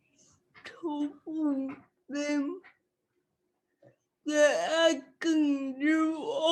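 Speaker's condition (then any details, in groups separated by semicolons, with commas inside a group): Cerebral palsy; speech affected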